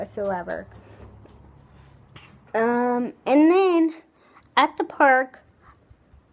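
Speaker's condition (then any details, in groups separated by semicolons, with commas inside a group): Cerebral palsy, spastic, severe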